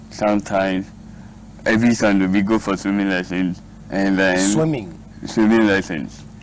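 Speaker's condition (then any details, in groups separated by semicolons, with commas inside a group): Cerebral palsy; past speech therapy, speech now quite clear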